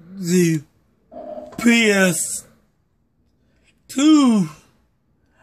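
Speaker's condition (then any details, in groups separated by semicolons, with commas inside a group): Cerebral palsy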